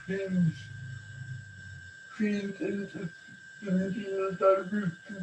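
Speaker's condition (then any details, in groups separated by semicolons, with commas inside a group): Cerebral palsy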